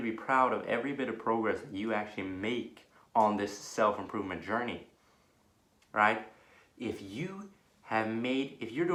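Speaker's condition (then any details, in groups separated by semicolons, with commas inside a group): No condition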